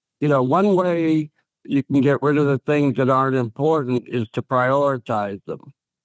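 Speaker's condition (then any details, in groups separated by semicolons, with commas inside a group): ALS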